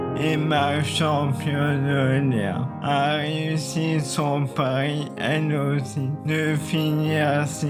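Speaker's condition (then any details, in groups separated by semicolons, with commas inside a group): ALS (maladie de Charcot); uses wheelchair; about a year and a half since onset, lifted by others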